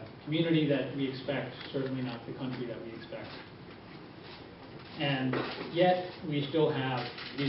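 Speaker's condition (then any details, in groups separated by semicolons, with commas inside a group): No condition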